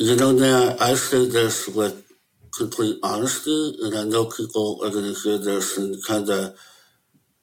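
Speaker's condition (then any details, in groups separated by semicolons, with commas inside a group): Möbius syndrome; no facial expressions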